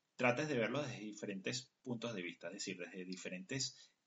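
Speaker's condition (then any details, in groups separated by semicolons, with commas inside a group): No condition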